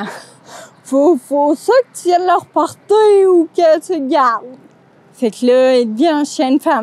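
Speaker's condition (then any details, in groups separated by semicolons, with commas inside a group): Friedreich's ataxia; cerebellar, poor balance and coordination, spasms, scoliosis surgery; diagnosed age 11-12, uses a wheelchair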